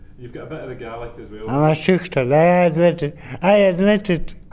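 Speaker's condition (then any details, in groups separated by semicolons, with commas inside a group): Brain injury; spasticity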